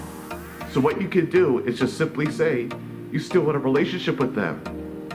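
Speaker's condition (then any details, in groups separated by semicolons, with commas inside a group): No condition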